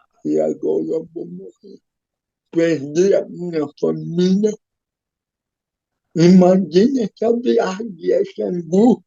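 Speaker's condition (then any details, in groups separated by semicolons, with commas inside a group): Cerebral palsy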